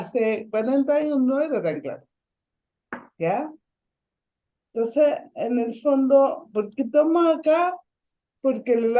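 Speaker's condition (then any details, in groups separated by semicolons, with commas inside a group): Ataxic cerebral palsy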